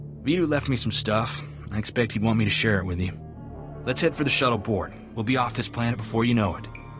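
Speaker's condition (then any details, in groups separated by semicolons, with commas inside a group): No condition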